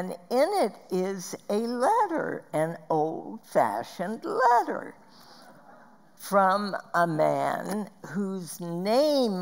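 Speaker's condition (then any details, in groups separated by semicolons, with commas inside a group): Spasmodic dysphonia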